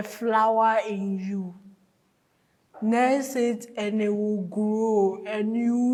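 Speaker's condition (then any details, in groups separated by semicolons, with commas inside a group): Cerebral palsy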